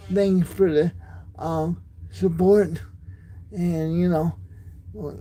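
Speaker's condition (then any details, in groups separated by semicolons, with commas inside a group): Cerebral palsy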